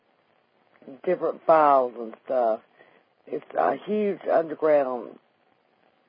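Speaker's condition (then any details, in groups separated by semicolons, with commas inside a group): Vocal cord paralysis after stroke; wheelchair user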